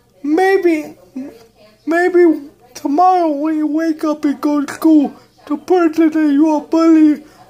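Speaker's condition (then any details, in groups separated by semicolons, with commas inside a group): Cerebral palsy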